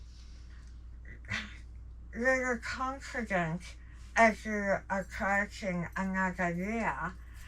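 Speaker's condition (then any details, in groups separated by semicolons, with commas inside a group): Jaw cancer surgery; no speech with tracheostomy, speaks since removal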